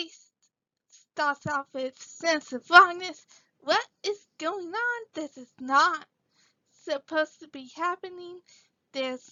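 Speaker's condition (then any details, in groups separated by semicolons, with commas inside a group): Cerebral palsy; sometimes a little hard to understand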